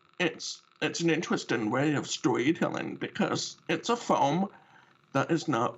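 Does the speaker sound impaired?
Yes: deafness with cochlear implant; brown cochlear implant on side of head, once damaged by water from hose and repaired; uses cochlear implant.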